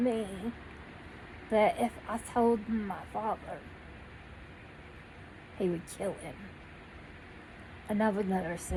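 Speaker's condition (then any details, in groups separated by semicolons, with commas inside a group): Cerebral palsy; needs crutches to walk, no teeth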